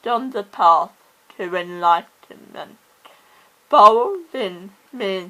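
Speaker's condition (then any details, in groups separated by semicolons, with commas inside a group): Cerebral palsy; oxygen starvation at birth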